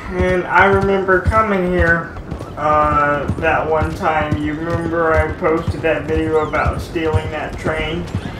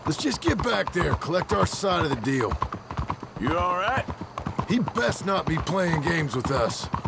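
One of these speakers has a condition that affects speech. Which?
The first: cerebral palsy, mild; affects muscle movement, intellect unaffected, eight major surgeries; speech sometimes affected.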